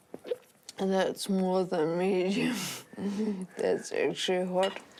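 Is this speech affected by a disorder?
Yes: traumatic brain injury, severe.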